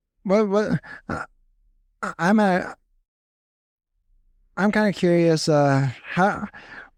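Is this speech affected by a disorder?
Yes: cerebral palsy.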